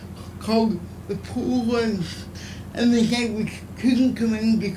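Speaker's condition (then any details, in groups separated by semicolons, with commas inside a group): Cerebral palsy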